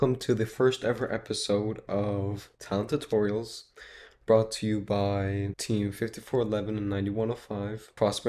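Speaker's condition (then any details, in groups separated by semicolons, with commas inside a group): No condition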